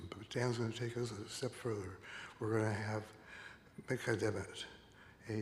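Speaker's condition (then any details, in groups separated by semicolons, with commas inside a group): Parkinson's disease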